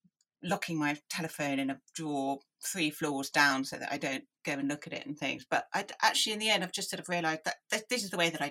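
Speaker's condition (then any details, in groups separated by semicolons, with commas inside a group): Deafness; listening took effort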